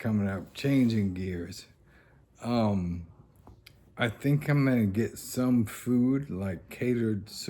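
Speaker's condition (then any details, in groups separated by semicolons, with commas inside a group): ALS; needed breathing help during near-shock episode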